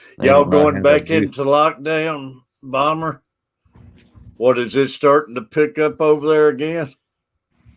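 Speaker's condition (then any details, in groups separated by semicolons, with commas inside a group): No condition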